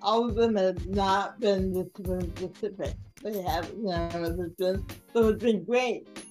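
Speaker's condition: Cerebral palsy; mildly affects speaking and gait

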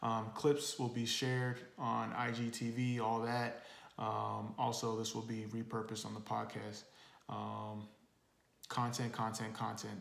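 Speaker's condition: No condition

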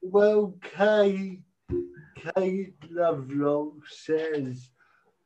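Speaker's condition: Cerebral palsy; holding handheld mic prevents walking stick use on stage

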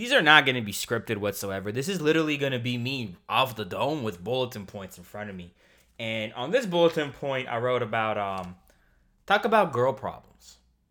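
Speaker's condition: No condition

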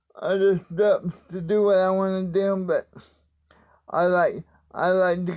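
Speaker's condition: Cerebral palsy; spastic quadriplegic, born 10 weeks premature

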